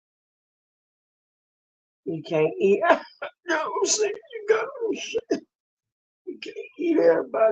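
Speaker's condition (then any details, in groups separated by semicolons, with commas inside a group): No condition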